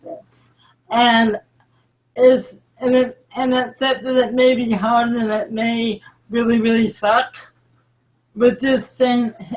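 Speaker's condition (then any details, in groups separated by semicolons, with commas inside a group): Cerebral palsy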